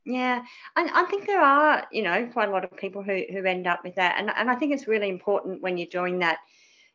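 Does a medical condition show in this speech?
Yes: cleft palate; dental services.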